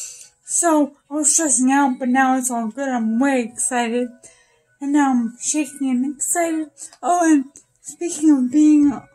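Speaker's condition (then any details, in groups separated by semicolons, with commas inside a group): Brain injury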